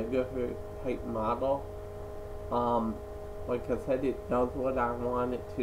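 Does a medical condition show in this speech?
Yes: cerebral palsy.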